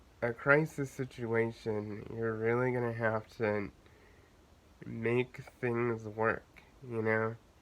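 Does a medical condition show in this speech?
Yes: cerebral palsy.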